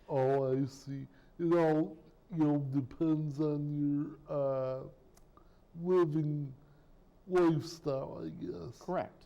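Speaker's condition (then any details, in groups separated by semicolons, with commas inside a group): Cerebral palsy; speech impairment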